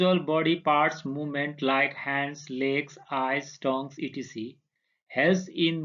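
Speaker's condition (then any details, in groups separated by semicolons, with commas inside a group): No condition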